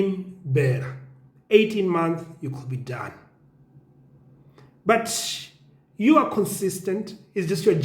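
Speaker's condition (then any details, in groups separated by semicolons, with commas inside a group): No condition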